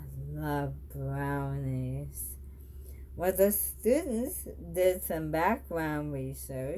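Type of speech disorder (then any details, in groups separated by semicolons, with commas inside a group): Bulbar dysarthria; bulbar onset ALS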